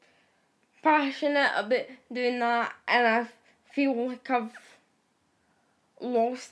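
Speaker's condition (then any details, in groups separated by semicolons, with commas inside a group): Cerebral palsy; wheelchair user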